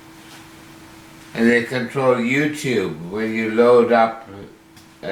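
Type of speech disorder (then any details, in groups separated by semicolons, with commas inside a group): Slurred speech; drug-induced slurred speech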